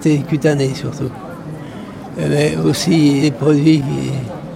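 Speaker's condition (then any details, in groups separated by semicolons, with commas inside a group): Parkinson's disease; pesticide exposure over 27 years at Coralis Cooperative, skin and inhalation, weakened bones, pronounced stooped posture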